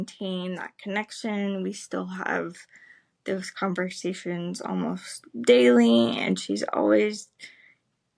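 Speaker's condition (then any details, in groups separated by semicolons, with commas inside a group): Cerebral palsy, spastic; able to speak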